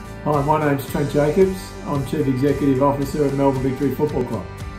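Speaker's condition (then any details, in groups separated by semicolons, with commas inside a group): No condition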